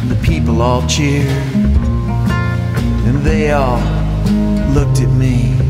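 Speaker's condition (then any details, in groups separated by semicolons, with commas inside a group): No condition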